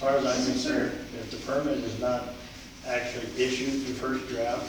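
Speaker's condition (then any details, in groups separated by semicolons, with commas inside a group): No condition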